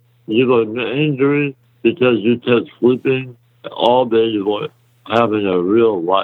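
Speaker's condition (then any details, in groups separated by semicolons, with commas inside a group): Muscular dystrophy; congenital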